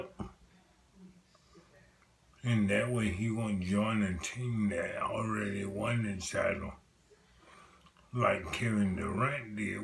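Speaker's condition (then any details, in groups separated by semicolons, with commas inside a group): Multiple sclerosis; affects left side and voice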